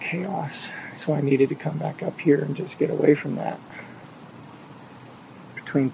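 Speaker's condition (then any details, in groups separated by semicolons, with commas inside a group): No condition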